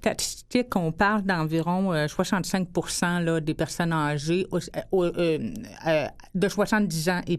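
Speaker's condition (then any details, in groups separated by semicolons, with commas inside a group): Hearing loss since birth; congenital hearing loss, born hard of hearing; expresses herself very well, worked very hard for it, also speaks English well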